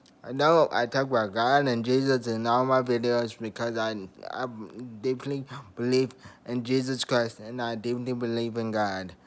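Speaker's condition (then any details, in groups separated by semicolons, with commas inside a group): Traumatic brain injury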